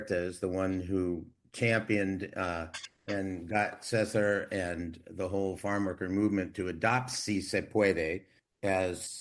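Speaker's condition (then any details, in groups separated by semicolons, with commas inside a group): No condition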